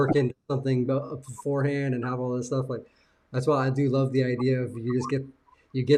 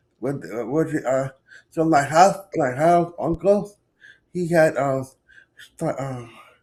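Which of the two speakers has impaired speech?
The second: cerebral palsy; present from birth, muscles do not work properly.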